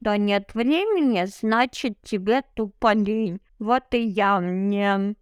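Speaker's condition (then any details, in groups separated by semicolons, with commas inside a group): Cerebral palsy; no wheelchair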